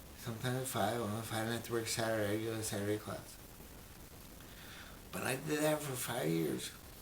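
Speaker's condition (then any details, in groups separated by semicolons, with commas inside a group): Brain injury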